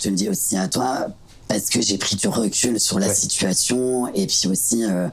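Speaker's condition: Partial laryngectomy; normal voice for 22 years before surgery; speaks with new voice after partial laryngectomy; very hoarse voice after surgery, new voice replaced normal one

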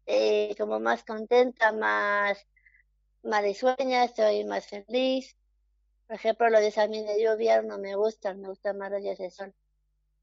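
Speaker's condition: Down syndrome; interviewed by telephone

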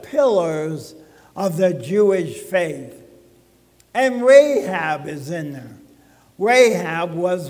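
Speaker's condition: ALS (Lou Gehrig's disease); speech may sound drunk to newcomers, soft voice, limited breath

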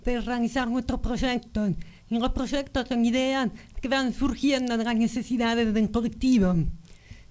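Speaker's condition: Profound congenital deafness, bilateral profound, congenital; speech learned by lipreading and early reading, about 1.5 years rehabilitation to access words by ear

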